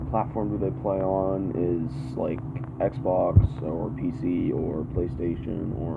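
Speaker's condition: No condition

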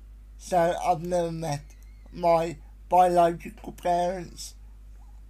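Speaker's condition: Spastic quadriplegic cerebral palsy, severe; able to communicate

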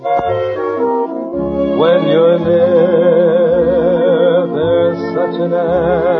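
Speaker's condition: No condition

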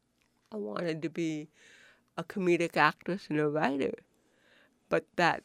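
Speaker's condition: Cerebral palsy; hearing impaired

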